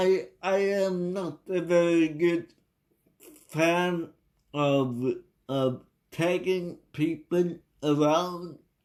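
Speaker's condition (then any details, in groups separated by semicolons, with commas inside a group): Cerebral palsy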